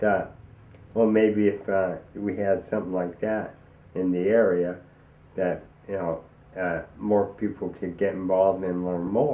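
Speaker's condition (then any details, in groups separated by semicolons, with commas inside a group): ALS; onset in arms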